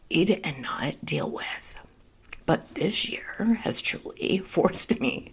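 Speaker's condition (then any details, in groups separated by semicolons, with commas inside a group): Spasmodic dysphonia; diagnosed seven months ago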